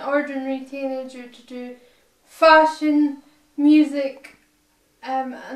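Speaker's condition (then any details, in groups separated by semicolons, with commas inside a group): Cerebral palsy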